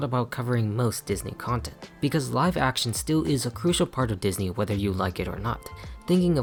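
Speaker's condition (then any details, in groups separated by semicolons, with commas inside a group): No condition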